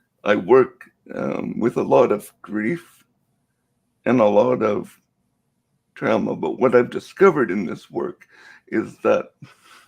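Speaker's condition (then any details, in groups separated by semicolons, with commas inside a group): Cerebral palsy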